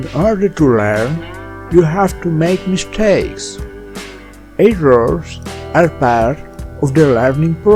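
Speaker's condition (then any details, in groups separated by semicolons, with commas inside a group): No condition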